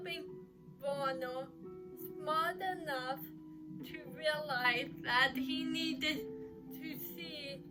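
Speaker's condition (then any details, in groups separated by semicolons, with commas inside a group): Cerebral palsy; uses crutches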